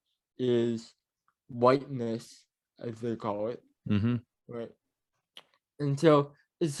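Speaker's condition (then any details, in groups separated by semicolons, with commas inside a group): Cerebral palsy; mild speech impediment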